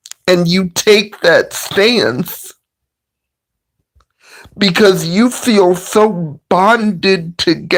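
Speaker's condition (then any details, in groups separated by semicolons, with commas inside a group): Cerebral palsy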